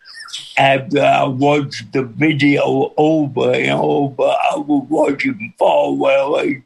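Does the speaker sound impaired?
Yes: cerebral palsy with speech impediment; listeners adjust within minutes.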